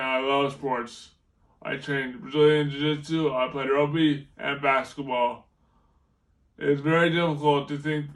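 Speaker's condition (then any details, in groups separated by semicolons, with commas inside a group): Brain injury; dysarthria, relearned how to talk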